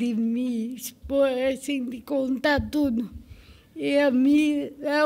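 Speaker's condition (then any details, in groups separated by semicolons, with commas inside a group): Cerebral palsy; from birth, medical negligence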